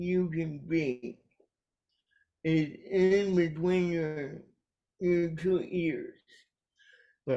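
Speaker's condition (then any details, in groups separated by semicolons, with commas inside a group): Cerebral palsy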